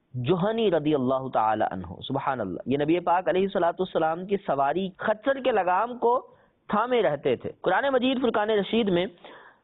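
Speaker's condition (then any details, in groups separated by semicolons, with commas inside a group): No condition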